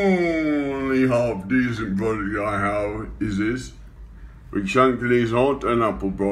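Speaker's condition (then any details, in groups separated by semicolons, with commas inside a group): Acquired brain injury, ataxia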